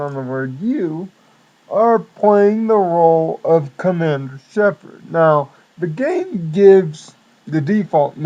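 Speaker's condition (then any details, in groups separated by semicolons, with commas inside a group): Cerebral palsy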